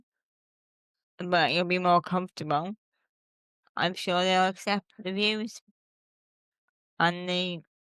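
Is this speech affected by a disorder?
Yes: cerebral palsy; since birth.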